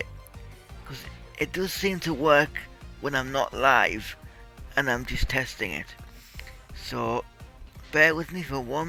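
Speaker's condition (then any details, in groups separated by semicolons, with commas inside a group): Cerebral palsy; tight muscles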